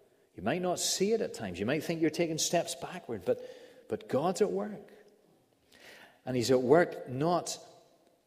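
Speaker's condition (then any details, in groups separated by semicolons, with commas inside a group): No condition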